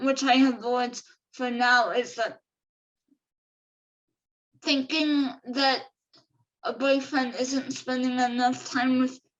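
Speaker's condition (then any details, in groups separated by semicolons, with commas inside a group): Cerebral palsy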